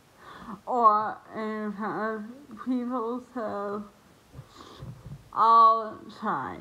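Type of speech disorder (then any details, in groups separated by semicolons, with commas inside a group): Dysarthria; autoimmune reaction to virus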